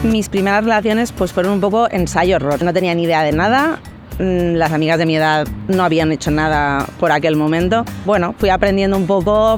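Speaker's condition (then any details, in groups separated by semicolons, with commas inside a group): No condition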